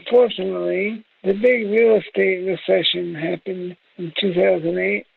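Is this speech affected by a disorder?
Yes: traumatic brain injury; struck from behind, multiple fractures, chipped vertebra; 20 years post-injury, disabled.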